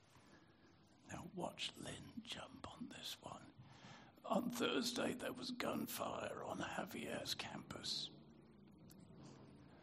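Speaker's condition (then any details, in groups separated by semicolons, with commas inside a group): Spasmodic dysphonia; easier with use but tires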